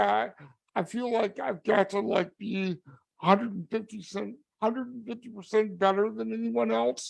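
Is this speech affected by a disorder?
Yes: cerebral palsy.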